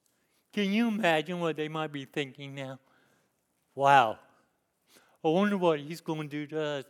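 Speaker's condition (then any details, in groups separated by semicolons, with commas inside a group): Cerebral palsy; lifelong disability since youth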